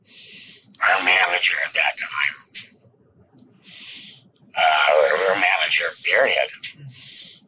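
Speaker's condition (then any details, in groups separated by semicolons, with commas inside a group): Laryngectomy; esophageal speech, presses on neck daily to talk, rattles esophagus like vocal cords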